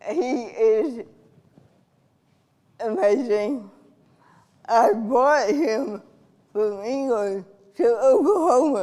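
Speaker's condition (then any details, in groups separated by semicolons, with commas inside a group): Cerebral palsy; from birth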